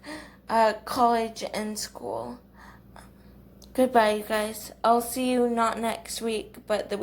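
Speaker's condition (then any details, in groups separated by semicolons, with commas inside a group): Cerebral palsy, athetoid; quadriplegia, all four limbs; eats, chews and swallows normally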